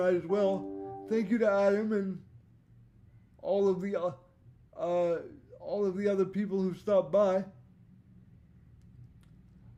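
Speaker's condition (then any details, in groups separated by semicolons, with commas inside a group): Cerebral palsy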